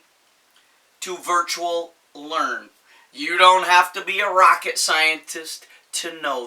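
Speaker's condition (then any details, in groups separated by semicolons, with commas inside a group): No condition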